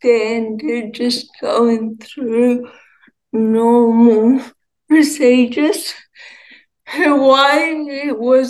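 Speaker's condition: Cerebral palsy, ataxia; walks short distances

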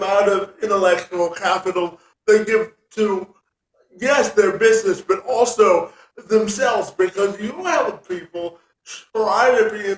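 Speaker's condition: Cerebral palsy; severe

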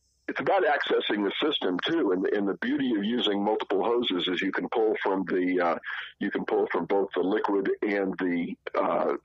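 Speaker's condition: No condition

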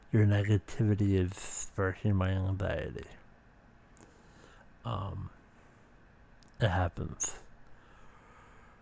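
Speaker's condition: Speech impediment

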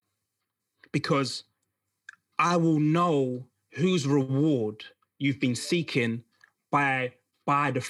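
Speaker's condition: Stammer; struggles to get words out, other sounds before intended word, single words take longer; repeated words, blocks

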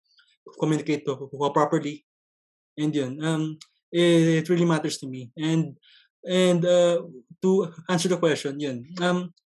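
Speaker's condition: Stuttering; stutter since early childhood, noticed on entering grade school; ongoing stutter, actively coping through Toastmasters public speaking club and speech contests; broken, choppy non-fluent speech, dreads answering strangers like jeepney drivers, public communication affected; repeated sounds, repeated words

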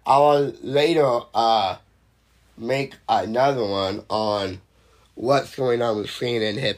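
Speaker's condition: Down syndrome; genetic disorder, present since birth; delivers prepared speech aloud himself

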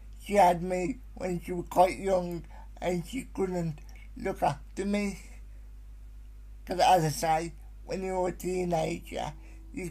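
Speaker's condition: Spastic quadriplegic cerebral palsy, severe

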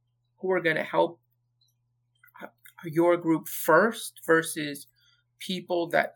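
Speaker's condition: Stuttering; trouble getting some words out, audible stutter; blocks

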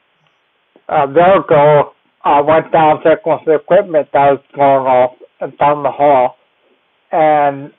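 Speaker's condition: Cerebellar ataxia; team helps up and down stairs

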